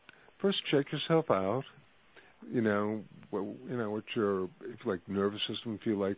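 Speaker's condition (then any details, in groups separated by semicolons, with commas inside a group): No condition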